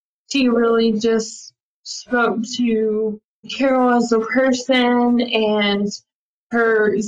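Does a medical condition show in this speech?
Yes: ALS; attends ALS clinic.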